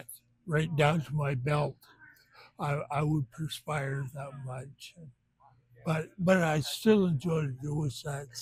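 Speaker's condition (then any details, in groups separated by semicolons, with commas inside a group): Benign essential tremor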